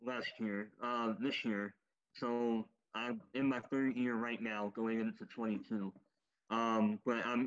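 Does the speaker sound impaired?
Yes: cleft lip and palate, popliteal pterygium syndrome; congenital cleft lip and palate.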